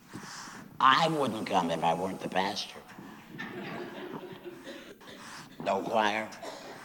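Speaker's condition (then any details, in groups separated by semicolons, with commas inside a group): Laryngectomy after throat cancer; recurred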